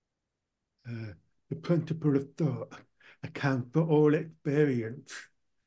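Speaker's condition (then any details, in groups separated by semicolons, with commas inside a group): Profound deafness, born profoundly deaf, cochlear implant; speech not too bad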